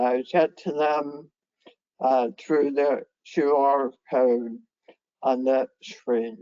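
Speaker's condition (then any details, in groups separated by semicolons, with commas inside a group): Head and neck cancer; left vagus nerve severed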